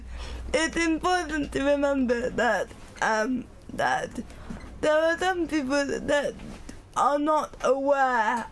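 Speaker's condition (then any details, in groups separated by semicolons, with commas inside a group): Cerebral palsy; cerebral palsy affecting arms and legs, cognitive function unaffected, uses a scribe for study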